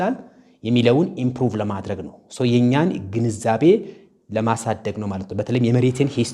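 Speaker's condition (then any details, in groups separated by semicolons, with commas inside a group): No condition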